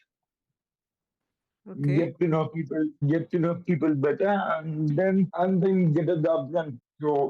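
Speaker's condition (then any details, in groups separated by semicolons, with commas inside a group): Cerebral palsy; affects coordination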